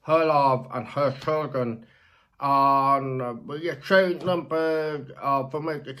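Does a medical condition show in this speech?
Yes: deafness; born deaf, childhood speech therapy at John Tracy speech therapy school in US, mother-supported, lip reads; relies on Google Meet live captions and lip reading during video call; very clear per host, sounds like late-deafened speaker, captions offered in case unclear.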